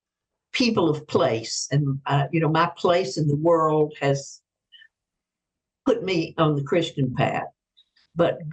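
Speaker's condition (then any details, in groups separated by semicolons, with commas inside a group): No condition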